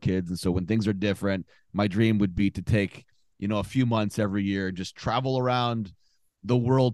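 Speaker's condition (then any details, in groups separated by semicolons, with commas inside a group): No condition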